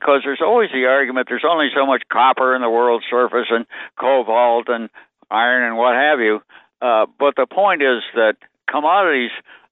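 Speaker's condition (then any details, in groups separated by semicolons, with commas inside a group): No condition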